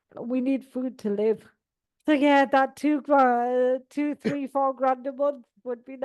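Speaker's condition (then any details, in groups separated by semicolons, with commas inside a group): Cerebral palsy; all four limbs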